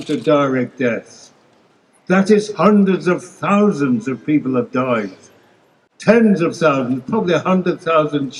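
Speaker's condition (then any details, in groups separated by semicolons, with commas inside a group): No condition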